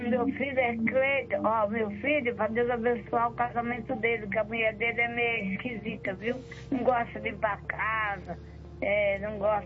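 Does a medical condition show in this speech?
Yes: stroke with facial droop; mouth twisted; mouth not fully recovered, residual stroke sequelae.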